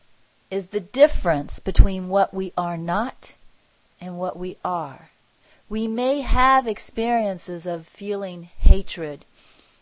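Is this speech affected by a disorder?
No.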